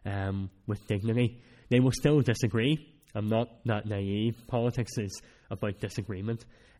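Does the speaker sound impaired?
Yes: cleft palate; cleft palate since childhood; speech not that clear at times.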